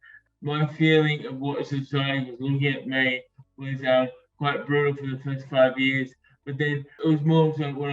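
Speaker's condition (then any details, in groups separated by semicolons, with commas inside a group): Acquired brain injury; acquired, not hereditary; speech gradually improving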